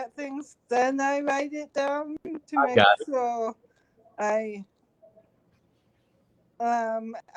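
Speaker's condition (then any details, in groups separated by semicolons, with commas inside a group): Cerebral palsy; since birth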